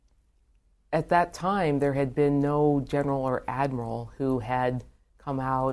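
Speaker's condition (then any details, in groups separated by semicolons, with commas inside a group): No condition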